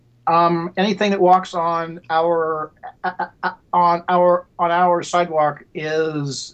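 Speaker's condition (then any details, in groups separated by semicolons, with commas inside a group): Stuttering; every syllable in grade school, wrote notes, severe through college, therapy in school and Columbus, Ohio hospital; self-described mild stutterer, mostly fluent; severe when nervous, none when drunk or very angry, less with household; repeated words, prolonged sounds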